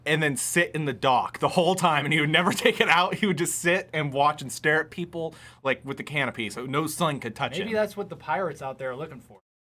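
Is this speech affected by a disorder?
No.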